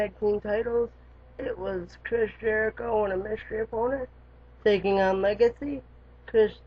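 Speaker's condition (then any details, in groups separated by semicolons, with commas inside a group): Cerebral palsy; lifelong, wheelchair user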